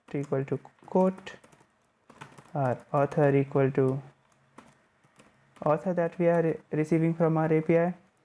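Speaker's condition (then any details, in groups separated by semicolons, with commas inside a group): No condition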